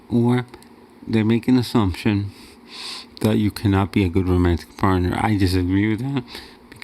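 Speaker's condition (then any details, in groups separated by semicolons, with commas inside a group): Cerebral palsy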